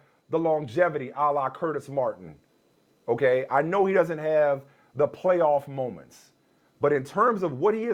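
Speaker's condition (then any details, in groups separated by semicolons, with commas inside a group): No condition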